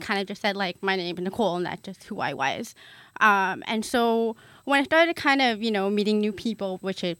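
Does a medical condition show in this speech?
Yes: hard of hearing; hard of hearing since age one, considered permanent; wears hearing aid, sometimes struggles to hear in conversation.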